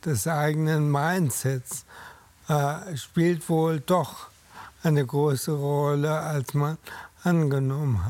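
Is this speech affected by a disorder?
Yes: ALS; diagnosed at 47 after two months, first suspected carpal tunnel, disc or stroke.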